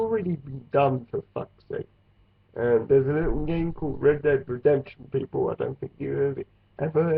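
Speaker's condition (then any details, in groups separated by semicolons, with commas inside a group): Cerebral palsy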